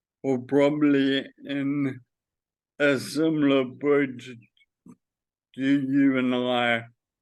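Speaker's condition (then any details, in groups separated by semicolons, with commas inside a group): Friedreich's ataxia; does voice exercises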